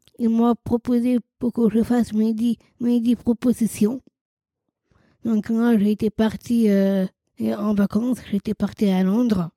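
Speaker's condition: Down syndrome, trisomy 21

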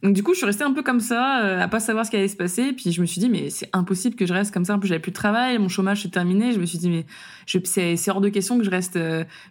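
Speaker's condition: No condition

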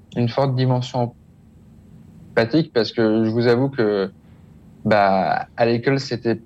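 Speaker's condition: Stuttering; stuttering of neurological origin, not due to stress or shyness, described by interviewer as fairly strong; still stutters, accepts it, sees no way to change it; describes stuttering generally as blocks, repetitions, sometimes associated movements, accentuated by certain factors; blocks

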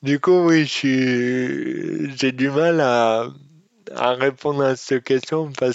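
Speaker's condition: Dystonia; congenital

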